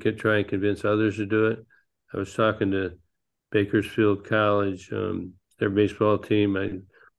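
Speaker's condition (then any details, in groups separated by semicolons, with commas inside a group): Parkinson's disease; man nearly 66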